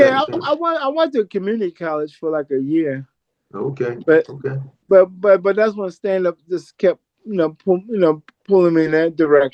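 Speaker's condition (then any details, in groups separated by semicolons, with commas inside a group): Cerebral palsy; from birth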